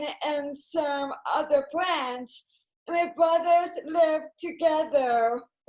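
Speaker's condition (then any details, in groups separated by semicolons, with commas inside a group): Cerebral palsy; present from birth; speech therapy throughout childhood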